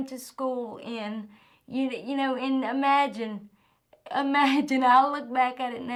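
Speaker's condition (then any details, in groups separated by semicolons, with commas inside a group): Cerebral palsy; from birth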